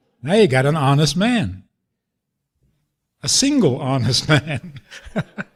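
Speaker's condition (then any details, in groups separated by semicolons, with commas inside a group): No condition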